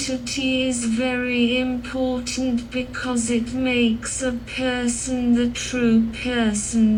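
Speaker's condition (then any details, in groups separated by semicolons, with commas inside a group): Cerebral palsy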